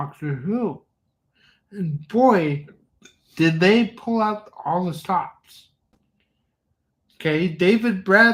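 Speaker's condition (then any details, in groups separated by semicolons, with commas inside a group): Cerebral palsy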